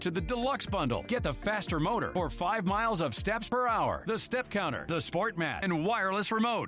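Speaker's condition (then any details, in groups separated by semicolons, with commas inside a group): No condition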